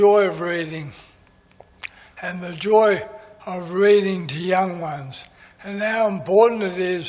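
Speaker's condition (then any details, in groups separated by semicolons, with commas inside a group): MND; voice is going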